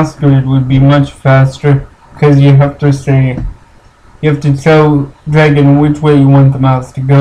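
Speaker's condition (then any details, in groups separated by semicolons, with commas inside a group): Cerebral palsy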